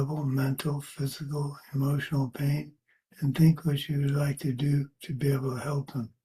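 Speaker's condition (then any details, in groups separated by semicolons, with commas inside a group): Parkinson's; age 73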